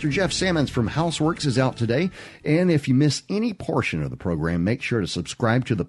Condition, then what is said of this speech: None; typical speech.